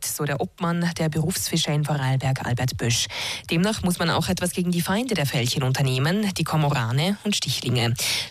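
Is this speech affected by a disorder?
No.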